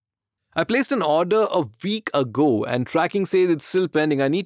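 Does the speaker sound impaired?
No.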